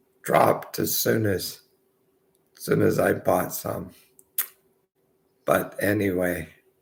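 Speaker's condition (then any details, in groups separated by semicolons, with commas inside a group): Multiple sclerosis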